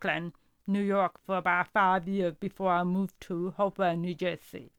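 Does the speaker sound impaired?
Yes: profound deafness; hears vowels but not consonants, uses hearing aids, no vibration felt; hears music, voices, horn, piano, guitar, headphones too quiet, feedback over hearing aids.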